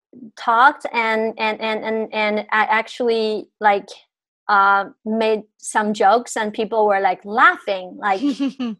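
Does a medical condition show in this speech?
Yes: stuttering; onset around age 5 to 6 in China, only family member who stutters; not severe at onset, much worse after eighth-grade bullying, unable to tell stories, blocks, repetitions, hidden; here repeated sounds, repeated words.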